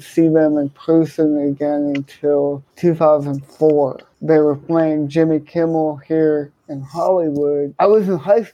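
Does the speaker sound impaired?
Yes: cerebral palsy, hemiplegia.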